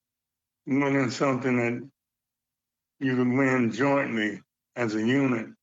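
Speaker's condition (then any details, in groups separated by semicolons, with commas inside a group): Parkinson's; slight stutter attributed to Parkinson's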